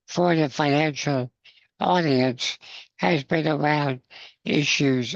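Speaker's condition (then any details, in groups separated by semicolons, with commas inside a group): Spinal muscular atrophy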